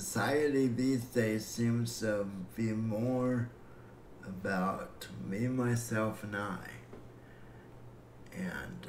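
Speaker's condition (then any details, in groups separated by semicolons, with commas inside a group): Cerebral palsy; breathing fine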